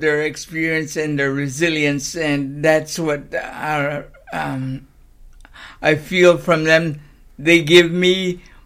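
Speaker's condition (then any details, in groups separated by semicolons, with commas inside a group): Cerebral palsy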